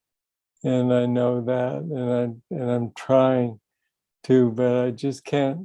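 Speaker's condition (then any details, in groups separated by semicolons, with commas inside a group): Young onset Parkinson's disease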